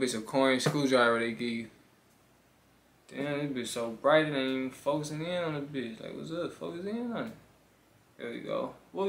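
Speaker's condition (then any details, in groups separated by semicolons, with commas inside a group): No condition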